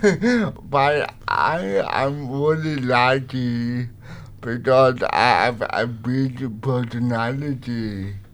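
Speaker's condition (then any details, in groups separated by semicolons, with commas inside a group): Cerebral palsy; interview combines own voice with audio typed on Lightwriter communication device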